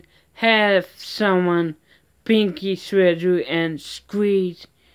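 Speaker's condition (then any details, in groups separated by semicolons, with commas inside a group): Mild cerebral palsy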